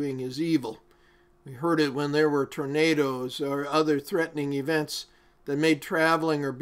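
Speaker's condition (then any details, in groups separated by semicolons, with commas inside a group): No condition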